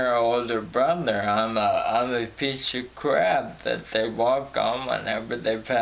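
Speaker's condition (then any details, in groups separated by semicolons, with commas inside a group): Friedreich's ataxia; Friedreich's ataxia, impaired hand-eye coordination; voice crackles when stressed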